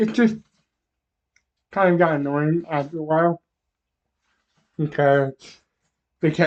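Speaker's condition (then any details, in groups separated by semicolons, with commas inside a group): Cerebral palsy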